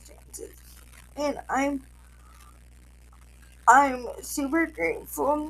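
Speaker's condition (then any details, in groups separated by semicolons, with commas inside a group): Cerebral palsy, spastic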